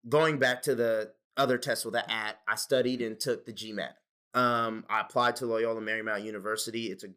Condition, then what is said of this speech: None; typical speech.